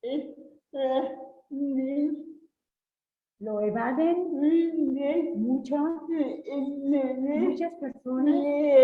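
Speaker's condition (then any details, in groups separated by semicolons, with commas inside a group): Cerebral palsy; since birth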